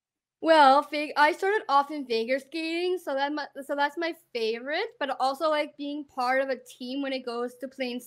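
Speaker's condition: Down syndrome; visible disability; high functioning per host

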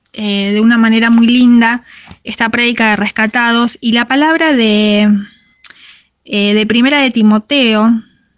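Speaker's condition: No condition

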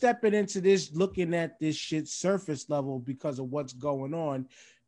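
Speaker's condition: No condition

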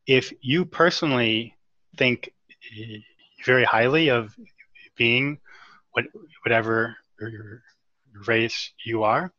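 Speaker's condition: Stuttering; adult stuttering; stutters openly during recorded interview; part-word repetitions like c- c-, frequent uh interjections before words, breaks mid-word; repeated words, prolonged sounds

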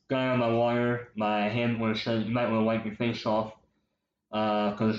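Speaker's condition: Cleft lip and palate, popliteal pterygium syndrome

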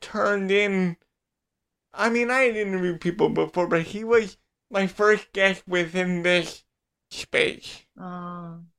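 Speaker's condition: Cerebral palsy, spastic quadriplegia; all four limbs affected

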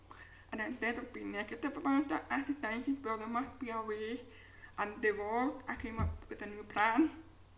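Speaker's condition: Profound deafness; present since birth, struggled with hearing before implant; unsure whether speech clear enough to understand, captions provided for accessibility

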